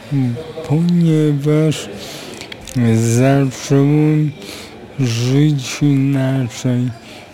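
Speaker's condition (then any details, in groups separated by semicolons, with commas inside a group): Aphasia; age 39, right-sided weakness, walks with crutch, pool treatments at Lądek-Zdrój, earlier rehabilitation in Konstancin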